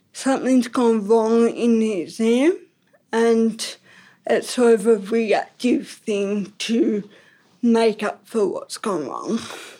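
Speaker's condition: Ataxic cerebral palsy; birth trauma

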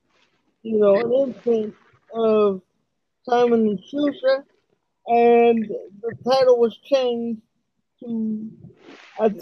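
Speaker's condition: Cerebral palsy; types with one right index finger

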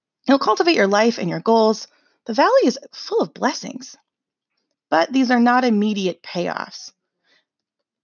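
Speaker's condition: No condition

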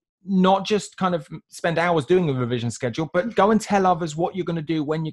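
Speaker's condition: No condition

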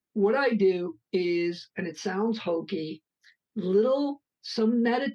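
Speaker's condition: Aphasia after two strokes; aphasia with brain damage from two strokes and heart failure at age 45; many years after strokes, about 1 to 1.5 years speech therapy completed, later heart transplant; lost ability to speak, intonation became monotone after about a year, some difficulty still persists

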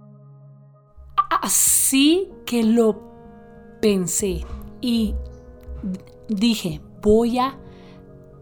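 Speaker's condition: Stuttering; formerly severe stutter, much improved, stuttered less when teaching children ballet; fluent, stutter barely noticeable; fluent speech now; prolonged sounds

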